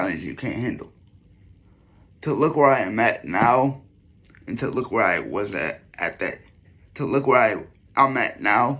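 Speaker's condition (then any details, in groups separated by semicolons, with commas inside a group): Cerebral palsy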